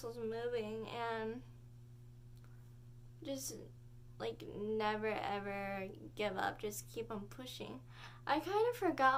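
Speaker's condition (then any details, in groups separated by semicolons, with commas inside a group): Cerebral palsy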